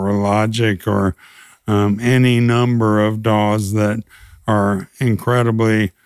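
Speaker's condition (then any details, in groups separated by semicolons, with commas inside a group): ALS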